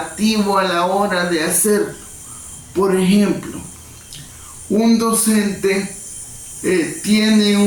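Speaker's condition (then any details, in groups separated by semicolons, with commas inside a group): Cerebral palsy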